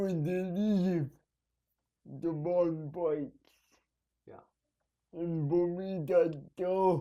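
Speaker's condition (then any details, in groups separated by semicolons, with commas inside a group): Cerebral palsy; needs help at night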